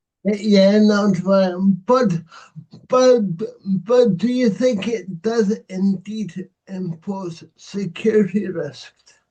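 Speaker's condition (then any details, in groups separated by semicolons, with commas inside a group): Cerebral palsy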